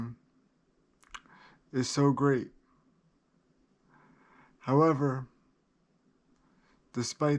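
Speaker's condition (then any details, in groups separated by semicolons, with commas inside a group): Cerebral palsy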